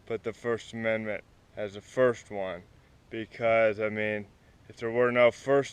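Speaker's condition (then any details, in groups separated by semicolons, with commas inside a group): Cerebral palsy; spastic, affects walking and legs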